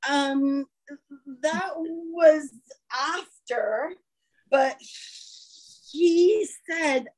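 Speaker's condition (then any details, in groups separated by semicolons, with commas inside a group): Stuttering; attended a speech course; prolonged sounds, blocks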